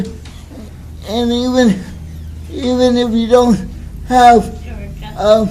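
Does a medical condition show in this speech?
Yes: cerebral palsy.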